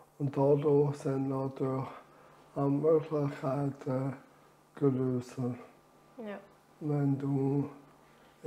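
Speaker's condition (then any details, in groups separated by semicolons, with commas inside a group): Amyotrophic lateral sclerosis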